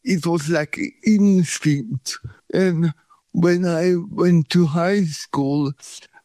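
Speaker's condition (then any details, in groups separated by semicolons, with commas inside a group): Cerebral palsy; no breathing first 40 minutes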